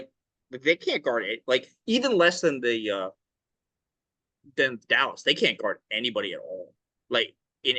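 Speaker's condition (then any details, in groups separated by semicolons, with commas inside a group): No condition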